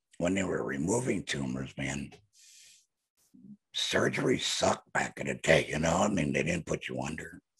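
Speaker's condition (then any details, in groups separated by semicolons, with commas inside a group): Laryngectomy, voice prosthesis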